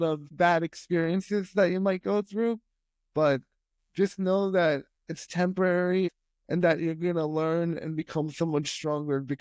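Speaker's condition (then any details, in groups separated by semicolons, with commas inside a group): Spastic quadriplegic cerebral palsy; speech impediment from brain injury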